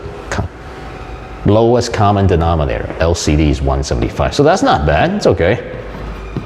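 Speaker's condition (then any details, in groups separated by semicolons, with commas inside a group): No condition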